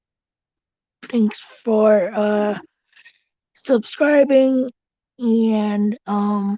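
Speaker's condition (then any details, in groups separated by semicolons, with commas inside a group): Cerebral palsy; tracheotomy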